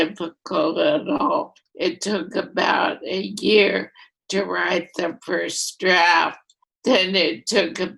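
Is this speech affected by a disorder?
Yes: primary lateral sclerosis; voice affected.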